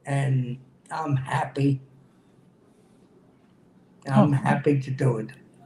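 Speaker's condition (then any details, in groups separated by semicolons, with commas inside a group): Cerebral palsy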